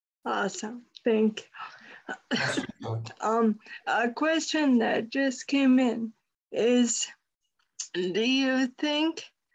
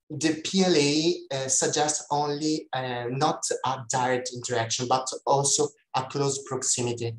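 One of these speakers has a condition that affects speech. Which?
The first: Friedreich's ataxia; diagnosed about 20 years ago.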